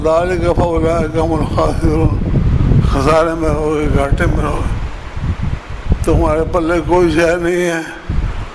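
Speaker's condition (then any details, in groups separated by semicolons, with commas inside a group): Difficulty speaking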